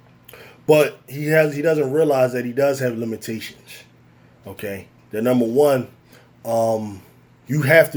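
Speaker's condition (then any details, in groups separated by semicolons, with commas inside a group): No condition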